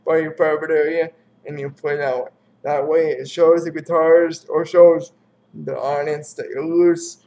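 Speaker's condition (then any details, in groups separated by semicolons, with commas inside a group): Cerebral palsy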